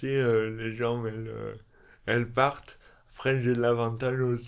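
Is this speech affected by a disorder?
Yes: dystonia; elocution difficulties.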